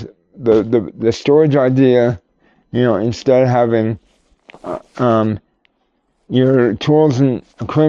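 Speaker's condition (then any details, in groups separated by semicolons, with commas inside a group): Cerebral palsy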